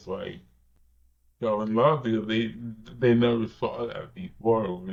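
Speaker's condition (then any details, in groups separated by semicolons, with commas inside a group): Cerebral palsy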